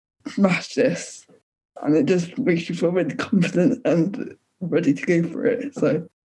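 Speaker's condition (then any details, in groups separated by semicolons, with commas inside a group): Cerebral palsy; physiotherapy in childhood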